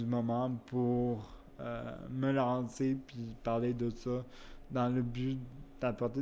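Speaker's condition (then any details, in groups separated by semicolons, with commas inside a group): Cerebral palsy; wheelchair use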